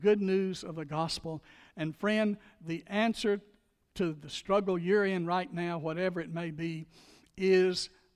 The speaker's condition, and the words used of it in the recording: None; typical speech.